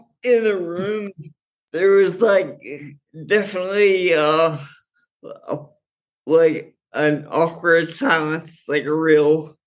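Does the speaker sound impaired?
Yes: Friedreich's ataxia; genetic neuromuscular condition from birth, normal childhood, slowly worsening, diagnosed sophomore year of college; progressive, cannabis strain with doctor's guidance for neuropathic pain, muscle relaxing, sleep, ataxia worse when tired.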